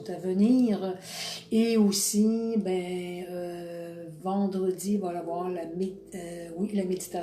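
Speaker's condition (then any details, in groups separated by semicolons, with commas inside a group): No condition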